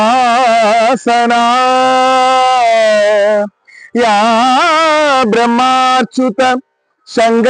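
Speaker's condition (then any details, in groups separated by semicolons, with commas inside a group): No condition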